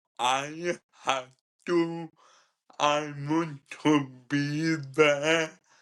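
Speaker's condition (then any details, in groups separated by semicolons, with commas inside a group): Cerebral ataxia; degenerative, present from birth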